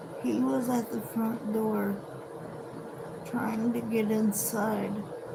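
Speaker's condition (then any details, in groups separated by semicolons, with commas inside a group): Cerebral palsy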